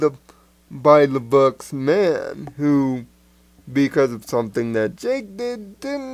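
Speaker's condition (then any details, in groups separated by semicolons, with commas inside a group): Cerebral palsy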